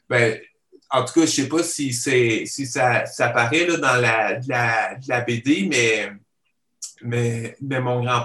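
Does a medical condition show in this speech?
Yes: stuttering; genetic and neurological; stutters in daily life, partial control keeps spontaneity, full control would need changed voice; here repeated sounds.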